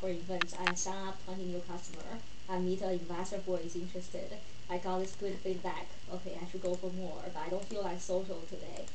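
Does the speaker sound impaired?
No.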